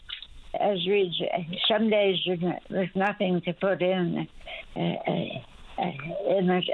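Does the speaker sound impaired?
Yes: speech impediment after stroke, mild; stroke a couple of years ago; about two years post-stroke, doing okay, cannot read own diaries since stroke; some words may need clarifying, son Chess offers to clarify.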